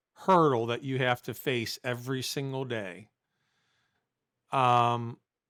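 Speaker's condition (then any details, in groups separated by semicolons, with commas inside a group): No condition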